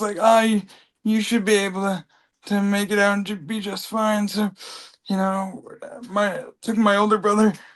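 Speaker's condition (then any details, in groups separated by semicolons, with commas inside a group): Cerebral palsy; from birth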